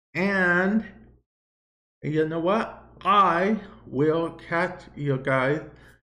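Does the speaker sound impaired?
Yes: cerebral palsy; affects speech a bit.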